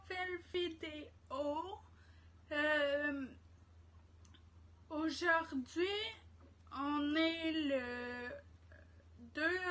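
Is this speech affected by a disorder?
Yes: ataxia; degenerative.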